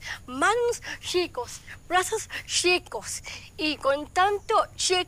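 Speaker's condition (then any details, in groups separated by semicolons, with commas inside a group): Down syndrome; short limbs, small hands and feet, short arms, short neck and torso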